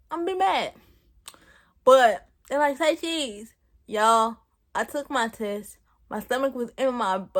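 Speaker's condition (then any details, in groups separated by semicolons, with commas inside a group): Cerebral palsy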